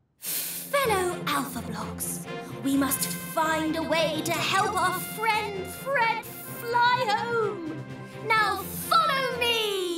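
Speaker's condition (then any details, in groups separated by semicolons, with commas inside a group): No condition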